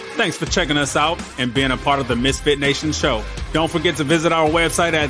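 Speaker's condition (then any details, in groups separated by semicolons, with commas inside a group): No condition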